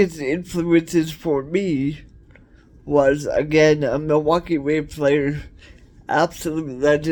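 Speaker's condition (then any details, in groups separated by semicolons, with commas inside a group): Cerebral palsy; cerebral palsy, wheelchair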